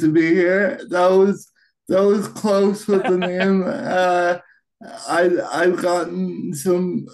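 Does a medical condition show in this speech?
Yes: cerebral palsy, right-sided high tone.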